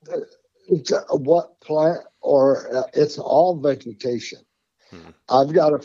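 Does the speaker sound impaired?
Yes: Parkinson's; tremors since youth, progressively worse.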